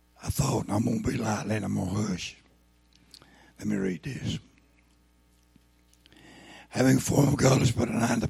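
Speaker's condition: Throat cancer, lost vocal cord

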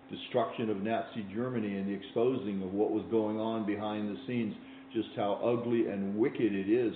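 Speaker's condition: No condition

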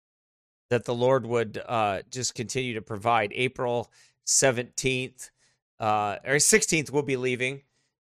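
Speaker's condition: No condition

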